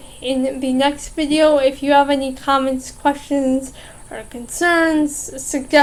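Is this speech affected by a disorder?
Yes: cerebral palsy.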